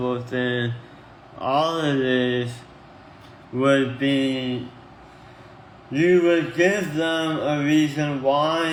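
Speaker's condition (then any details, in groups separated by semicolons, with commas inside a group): Tongue cancer; stage three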